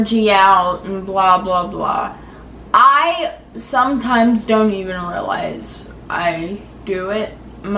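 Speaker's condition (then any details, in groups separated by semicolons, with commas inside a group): Cerebral palsy; spastic type, possibly mixed, never fully evaluated; teenager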